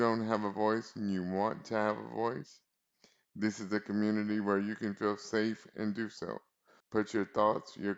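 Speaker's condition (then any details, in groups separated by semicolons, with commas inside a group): Cerebral palsy; spastic quadriplegia, relies on caregivers; 46 years old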